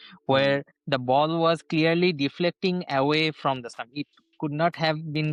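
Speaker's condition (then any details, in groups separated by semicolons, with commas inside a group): No condition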